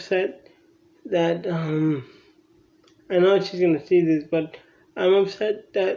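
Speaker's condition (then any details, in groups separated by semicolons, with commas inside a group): Cerebral palsy; from birth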